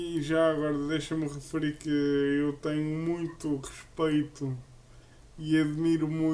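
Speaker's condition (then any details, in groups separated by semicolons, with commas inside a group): Cerebral palsy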